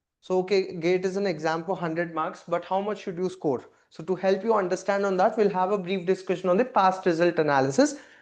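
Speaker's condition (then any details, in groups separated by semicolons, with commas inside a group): No condition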